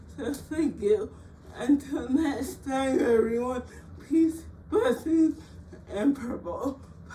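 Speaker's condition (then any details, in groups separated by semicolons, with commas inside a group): Cerebral palsy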